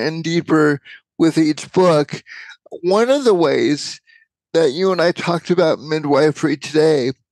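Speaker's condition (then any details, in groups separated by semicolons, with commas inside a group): Cerebral palsy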